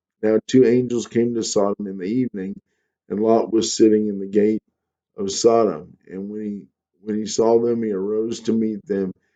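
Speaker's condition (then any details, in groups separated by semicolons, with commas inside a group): No condition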